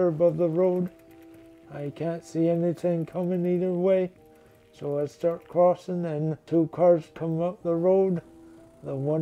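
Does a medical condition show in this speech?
Yes: traumatic brain injury; hit by car as child, resuscitated.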